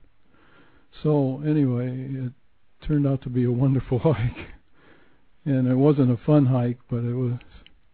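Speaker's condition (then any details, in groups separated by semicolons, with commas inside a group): Parkinson's; progressed to barely moving before medication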